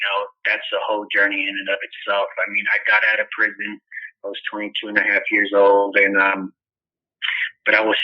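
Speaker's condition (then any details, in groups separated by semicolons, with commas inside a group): No condition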